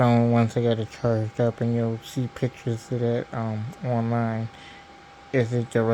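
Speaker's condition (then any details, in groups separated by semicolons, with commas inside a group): Cerebral palsy; diplegia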